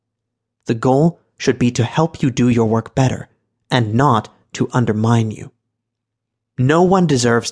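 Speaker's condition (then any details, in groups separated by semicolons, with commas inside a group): No condition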